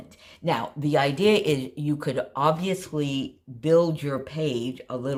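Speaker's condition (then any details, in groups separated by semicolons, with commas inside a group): No condition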